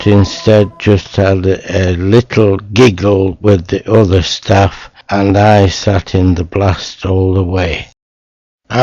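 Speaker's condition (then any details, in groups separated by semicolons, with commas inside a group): Motor neuron disease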